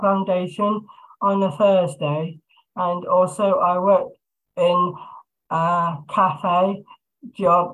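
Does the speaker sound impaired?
Yes: Down syndrome; lives independently with support hours, manages own personal care and medication.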